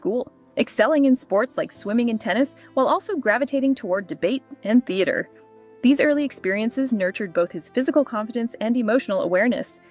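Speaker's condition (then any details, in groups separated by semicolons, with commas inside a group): No condition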